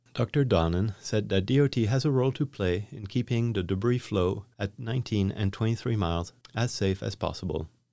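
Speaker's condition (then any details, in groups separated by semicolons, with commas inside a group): No condition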